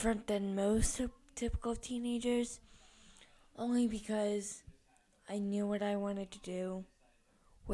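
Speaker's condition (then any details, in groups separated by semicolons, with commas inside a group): Cerebral palsy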